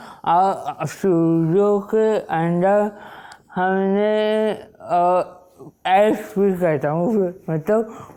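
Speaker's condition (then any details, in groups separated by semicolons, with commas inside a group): Wilson's disease; onset at age 16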